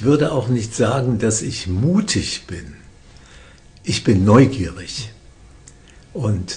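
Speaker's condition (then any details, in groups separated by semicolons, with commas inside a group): Parkinson's disease; incurable, diagnosed by a psychiatrist, treated by professor Jens Volkmann in Würzburg, medication adjusts symptoms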